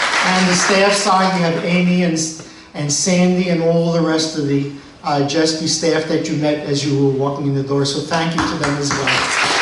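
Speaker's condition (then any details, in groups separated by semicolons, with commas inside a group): No condition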